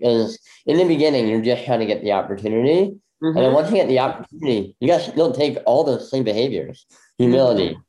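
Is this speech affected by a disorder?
Yes: bilateral cleft lip; congenital bilateral.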